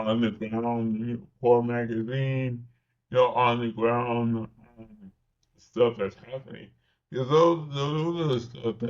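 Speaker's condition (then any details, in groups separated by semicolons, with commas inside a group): Cerebral palsy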